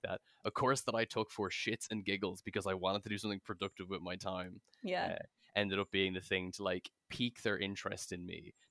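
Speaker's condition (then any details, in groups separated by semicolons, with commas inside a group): No condition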